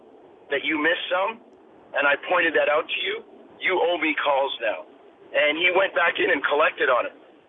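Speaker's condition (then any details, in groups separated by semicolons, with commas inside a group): No condition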